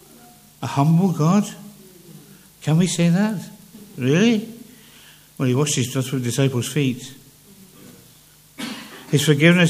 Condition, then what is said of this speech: Parkinson's disease. But if I say something that you can't hear or can't understand, doesn't seem to make sense, stick a paw in the air, let me know, and I go back.